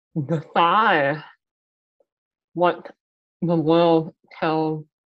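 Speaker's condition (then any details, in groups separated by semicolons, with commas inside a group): Muscular dystrophy; mild speech impairment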